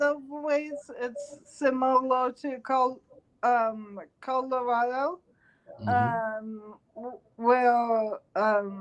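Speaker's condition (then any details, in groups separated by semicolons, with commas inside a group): Cerebral palsy; talks too fast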